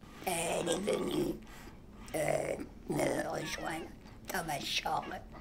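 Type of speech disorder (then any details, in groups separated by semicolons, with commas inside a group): Oesophageal speech; total laryngectomy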